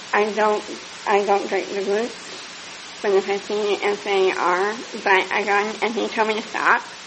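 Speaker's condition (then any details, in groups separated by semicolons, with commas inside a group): Speech impediment; may need to be asked to repeat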